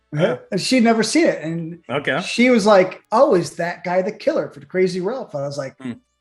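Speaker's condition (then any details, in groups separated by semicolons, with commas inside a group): No condition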